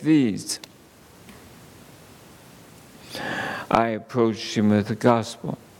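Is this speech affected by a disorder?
Yes: ALS; under neurologist care.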